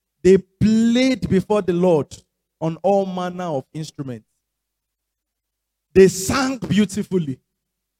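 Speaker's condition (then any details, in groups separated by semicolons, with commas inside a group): No condition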